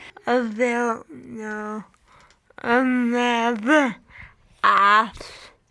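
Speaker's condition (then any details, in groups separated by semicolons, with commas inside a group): Cerebral palsy; from birth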